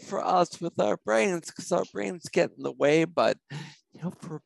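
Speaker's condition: Spinocerebellar ataxia; no definitive treatment

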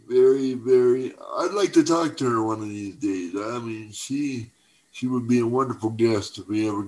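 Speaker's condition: Cerebral palsy; uses wheelchair for mobility

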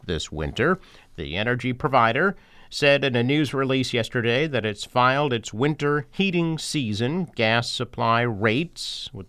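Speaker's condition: No condition

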